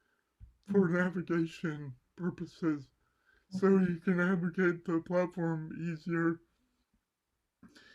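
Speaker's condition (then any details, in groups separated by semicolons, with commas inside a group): Cerebral palsy; mild left side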